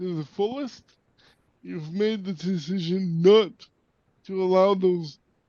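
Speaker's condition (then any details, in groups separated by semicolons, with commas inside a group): Cerebral palsy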